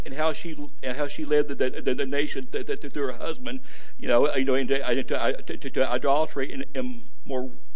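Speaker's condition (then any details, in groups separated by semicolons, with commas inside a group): Stuttering; stuttering can lengthen a 25-minute message to 35 or 45 minutes; repeated sounds, repeated words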